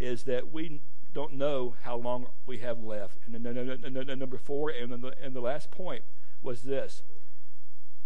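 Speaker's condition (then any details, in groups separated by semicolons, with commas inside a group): Stuttering; once felt speech made preaching impossible; preaching a sermon, prays for clarity of speech; jokes listeners probably haven't noticed; repeated sounds, repeated words, prolonged sounds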